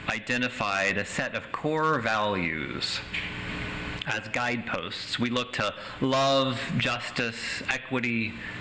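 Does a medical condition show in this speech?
No.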